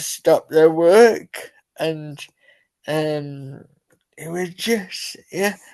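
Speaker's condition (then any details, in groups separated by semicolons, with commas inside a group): Cerebral palsy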